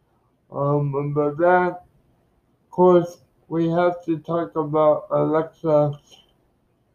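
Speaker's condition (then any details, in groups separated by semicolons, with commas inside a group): Cerebral palsy; speech described as not normal due to cerebral palsy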